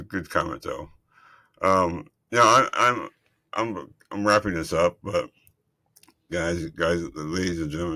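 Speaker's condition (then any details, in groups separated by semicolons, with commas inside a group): Multiple system atrophy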